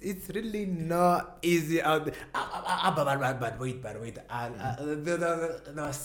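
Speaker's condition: Stuttering; stutters when talking, listeners may mistake stutter for broken mic; repeated sounds, prolonged sounds

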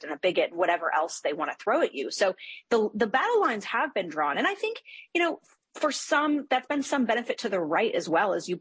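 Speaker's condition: No condition

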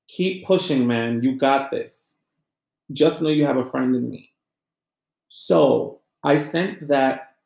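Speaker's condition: No condition

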